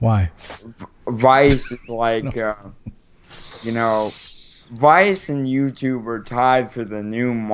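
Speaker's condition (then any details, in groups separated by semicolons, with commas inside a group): Cerebral palsy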